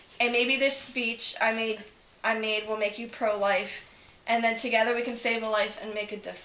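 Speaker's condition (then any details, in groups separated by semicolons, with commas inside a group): No condition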